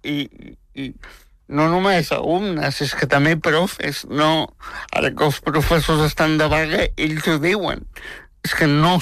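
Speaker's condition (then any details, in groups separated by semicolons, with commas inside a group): Spastic tetraplegic cerebral palsy; aged 26, no further improvement expected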